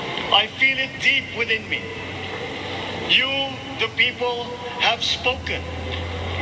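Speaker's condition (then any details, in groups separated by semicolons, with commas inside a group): No condition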